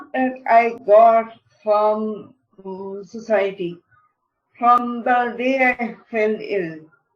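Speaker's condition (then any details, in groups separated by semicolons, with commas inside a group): Cerebral palsy; mild speech problem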